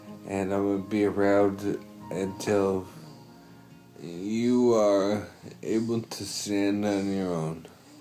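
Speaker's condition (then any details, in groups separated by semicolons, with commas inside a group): ALS; wheelchair user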